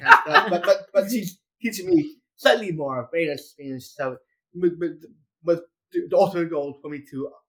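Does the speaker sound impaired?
Yes: Down syndrome; Down syndrome since birth, intellectual and developmental disability; age about 27, about 26 or 27 years since birth diagnosis.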